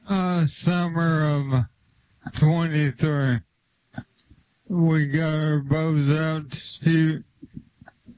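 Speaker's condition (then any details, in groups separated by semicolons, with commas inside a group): ALS; limb onset, left hand weakness first, spread through left arm, slight right leg symptoms; progressive, diagnosed at Duke after exclusion testing, three neurologists, physical therapy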